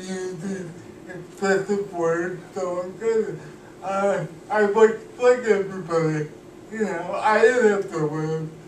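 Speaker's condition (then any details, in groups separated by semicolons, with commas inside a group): Cerebral palsy; cannot walk, uses wheelchair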